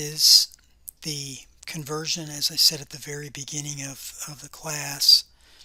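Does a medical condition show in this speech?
No.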